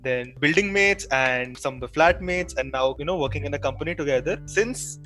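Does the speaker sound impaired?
No.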